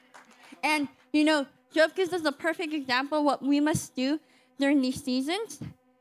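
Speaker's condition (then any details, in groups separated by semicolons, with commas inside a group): Cleft lip and palate; told from young age would not communicate as properly as others, formerly lacked confidence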